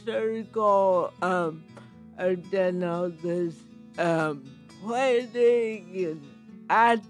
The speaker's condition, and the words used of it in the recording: Cerebral palsy. We move strangely and speak strangely, and that seems to have a real strong effect.